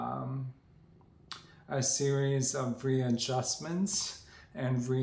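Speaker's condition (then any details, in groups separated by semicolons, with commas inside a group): ALS; onset in legs; about 3.5 years since onset, full-time wheelchair, hands affected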